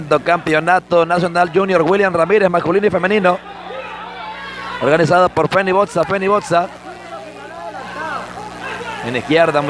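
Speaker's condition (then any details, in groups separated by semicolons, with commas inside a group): No condition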